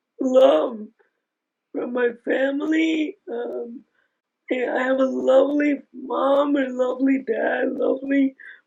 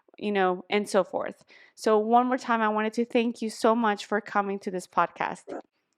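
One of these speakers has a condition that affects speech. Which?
The first: aicardi-goutieres syndrome; early symptoms resembled cerebral palsy; diagnosed at age 10, about 15 years since diagnosis; able to speak, unusual for condition.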